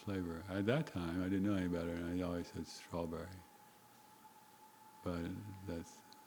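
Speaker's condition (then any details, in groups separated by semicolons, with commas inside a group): Parkinson's disease; very quiet speech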